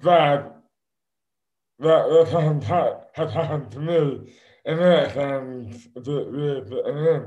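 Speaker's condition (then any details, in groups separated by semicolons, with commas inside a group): Dystonia; affects speech and hands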